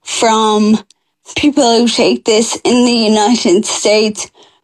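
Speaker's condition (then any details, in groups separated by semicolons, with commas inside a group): Friedreich's ataxia; rare genetic progressive disease, diagnosed at age 13; less progressed than some others with the condition, not yet on Skyclarys, seeking access; speech getting slower and more slurred over time, speaking a major struggle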